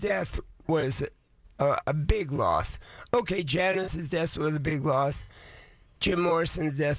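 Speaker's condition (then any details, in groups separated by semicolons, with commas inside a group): Voice changed after vocal cord surgery; voice changed since surgery, likened to Miles Davis after surgery, may sound less clear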